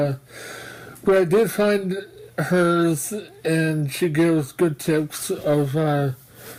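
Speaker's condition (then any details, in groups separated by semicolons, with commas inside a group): Mobius syndrome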